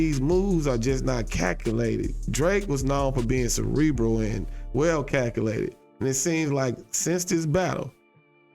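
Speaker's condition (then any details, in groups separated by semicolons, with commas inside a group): No condition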